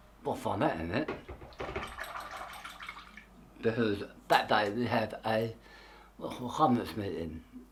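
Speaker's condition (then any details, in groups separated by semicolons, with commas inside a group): Tongue cancer; half tongue removed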